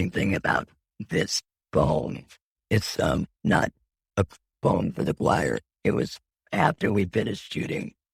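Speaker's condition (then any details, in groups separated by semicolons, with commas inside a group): Laryngectomy; natural voice lost, speaks with voice prosthesis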